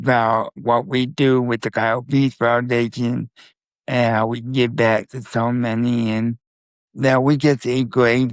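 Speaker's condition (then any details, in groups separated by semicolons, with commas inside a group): Spastic quadriplegic cerebral palsy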